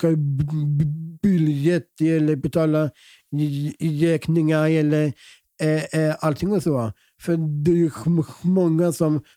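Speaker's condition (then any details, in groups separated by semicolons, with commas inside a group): Down syndrome; present from birth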